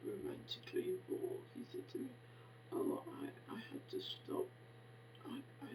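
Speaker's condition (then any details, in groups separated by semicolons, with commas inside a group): Facial palsy; can barely hear own speech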